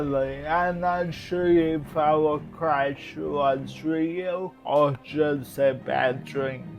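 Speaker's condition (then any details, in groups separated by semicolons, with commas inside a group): Cerebral palsy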